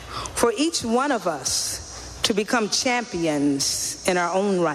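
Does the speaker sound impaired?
No.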